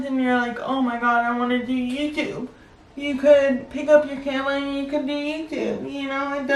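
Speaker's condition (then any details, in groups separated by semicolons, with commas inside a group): Cerebral palsy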